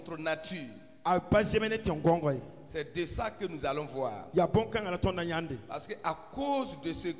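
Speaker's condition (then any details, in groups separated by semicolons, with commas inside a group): No condition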